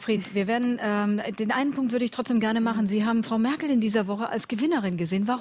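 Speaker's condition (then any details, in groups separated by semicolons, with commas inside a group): No condition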